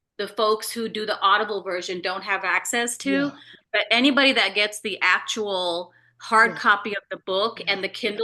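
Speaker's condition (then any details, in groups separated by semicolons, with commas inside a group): No condition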